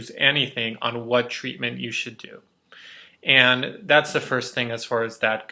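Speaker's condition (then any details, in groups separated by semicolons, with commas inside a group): No condition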